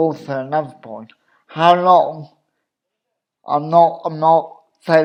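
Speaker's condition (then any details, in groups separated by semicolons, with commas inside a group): Cerebral palsy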